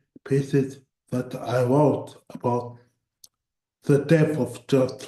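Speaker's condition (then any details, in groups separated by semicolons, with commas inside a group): Cerebral palsy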